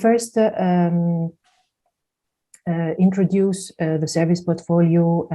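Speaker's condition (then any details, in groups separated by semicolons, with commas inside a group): No condition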